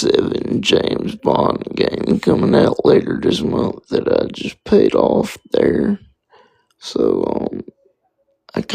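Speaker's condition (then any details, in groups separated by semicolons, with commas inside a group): Spastic quadriplegic cerebral palsy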